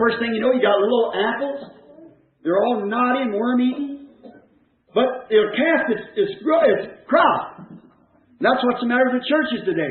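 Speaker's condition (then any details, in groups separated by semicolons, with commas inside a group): No condition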